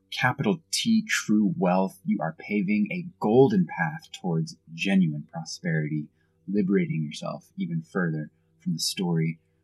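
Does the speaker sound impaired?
No.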